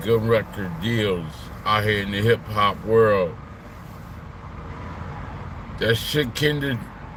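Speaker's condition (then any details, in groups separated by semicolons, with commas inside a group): Slurred speech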